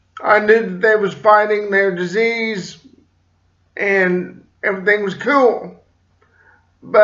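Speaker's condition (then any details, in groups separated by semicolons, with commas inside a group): Cerebral palsy; slight speech impediment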